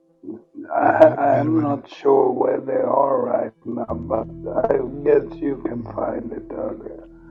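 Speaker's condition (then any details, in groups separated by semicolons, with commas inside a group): Multiple sclerosis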